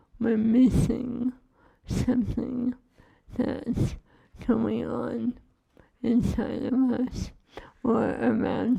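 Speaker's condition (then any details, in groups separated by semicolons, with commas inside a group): ALS; feeding tube; swallowing lost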